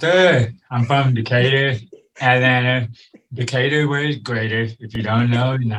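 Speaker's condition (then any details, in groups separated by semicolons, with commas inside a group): Born deaf; congenital deafness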